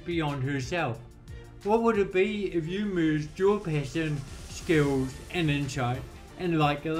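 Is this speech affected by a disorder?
Yes: cerebral palsy.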